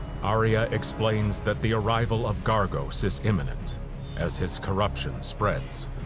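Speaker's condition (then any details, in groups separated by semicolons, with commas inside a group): No condition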